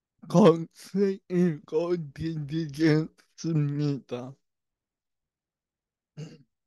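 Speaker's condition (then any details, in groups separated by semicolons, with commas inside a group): Brain lesion disability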